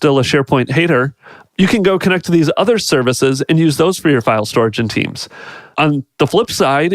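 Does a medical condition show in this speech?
No.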